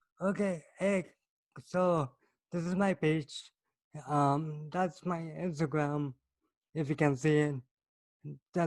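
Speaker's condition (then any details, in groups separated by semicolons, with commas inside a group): Cerebral palsy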